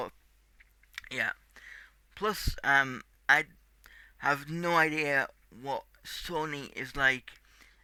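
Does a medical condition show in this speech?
Yes: cerebral palsy; tight muscles.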